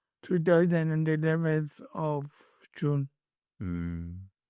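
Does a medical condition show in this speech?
Yes: cerebral palsy.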